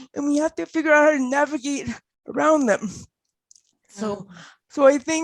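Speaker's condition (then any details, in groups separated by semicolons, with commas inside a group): Cerebral palsy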